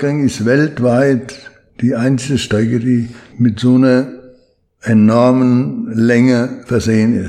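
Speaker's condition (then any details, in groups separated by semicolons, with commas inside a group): Parkinson's disease; Parkinson's disease diagnosed about 20 years ago, slowed movements, limits daily routine, needs much training; well controlled on medication overseen by neurologist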